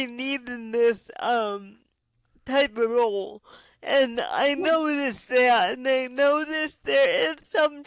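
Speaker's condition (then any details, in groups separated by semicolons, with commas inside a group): Cerebral palsy; spastic, ataxic features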